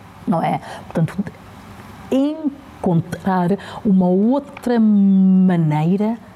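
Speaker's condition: Stuttering; effortful control to avoid stuttering, sometimes unavoidable, slow greetings, callers hung up, listeners must slow down; prolonged sounds, blocks

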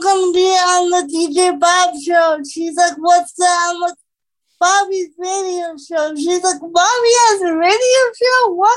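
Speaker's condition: Cerebral palsy; some speech difficulty from oxygen loss

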